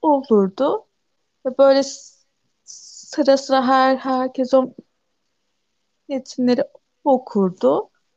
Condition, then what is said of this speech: Stuttering. Bak dedi Kürtçe konuşurken hiç kekelemiyorsun.